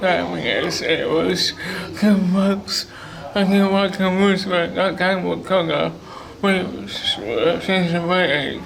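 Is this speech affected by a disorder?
Yes: cerebral palsy; speech disability.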